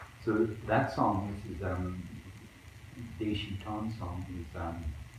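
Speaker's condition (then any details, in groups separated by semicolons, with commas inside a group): No condition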